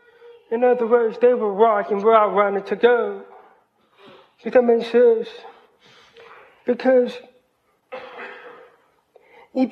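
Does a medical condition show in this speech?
Yes: hearing loss, cochlear implant; completely deaf until age 12, invasive painful surgery, speech therapy, college; doctors predicted poor speech at age 5, parents pushed speaking over sign language.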